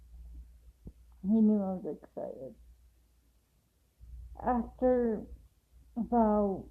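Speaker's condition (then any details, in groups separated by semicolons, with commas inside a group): Cerebral palsy; affects walking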